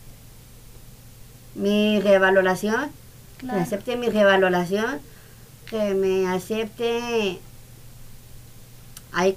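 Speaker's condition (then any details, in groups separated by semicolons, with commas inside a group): Down syndrome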